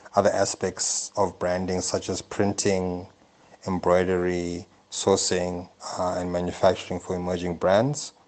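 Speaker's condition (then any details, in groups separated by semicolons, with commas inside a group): No condition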